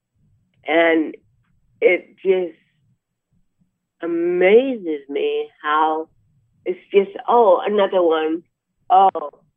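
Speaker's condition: Cerebral palsy; about 63 years old

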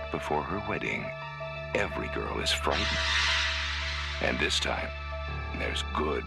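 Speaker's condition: No condition

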